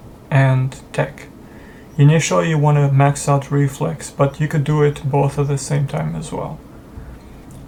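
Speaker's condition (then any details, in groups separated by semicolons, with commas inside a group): No condition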